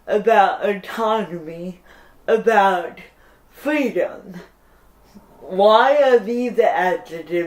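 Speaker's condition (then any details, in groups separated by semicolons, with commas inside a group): Cerebral palsy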